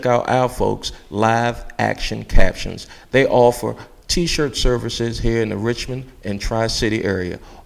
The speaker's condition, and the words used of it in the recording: No condition.